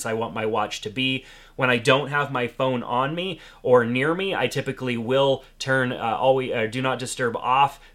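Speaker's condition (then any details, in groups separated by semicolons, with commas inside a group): No condition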